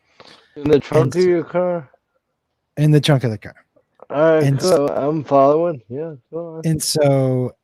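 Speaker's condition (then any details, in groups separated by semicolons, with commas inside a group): Cerebral palsy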